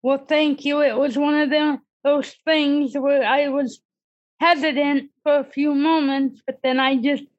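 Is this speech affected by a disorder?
Yes: cerebral palsy; disability since childhood.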